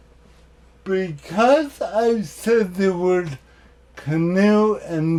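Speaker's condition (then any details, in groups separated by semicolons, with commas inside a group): Cerebral palsy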